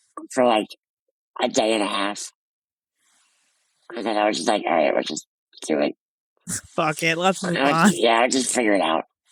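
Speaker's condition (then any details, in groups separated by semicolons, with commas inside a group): Muscular dystrophy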